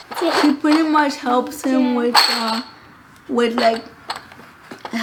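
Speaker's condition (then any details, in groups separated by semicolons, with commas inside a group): Cerebral palsy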